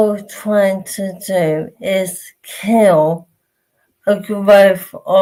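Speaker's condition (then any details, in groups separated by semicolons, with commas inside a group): Motor neurone disease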